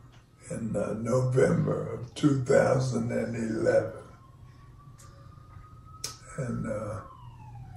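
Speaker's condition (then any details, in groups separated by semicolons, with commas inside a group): ALS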